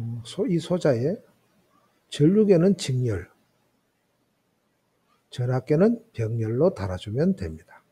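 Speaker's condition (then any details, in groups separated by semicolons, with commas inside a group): No condition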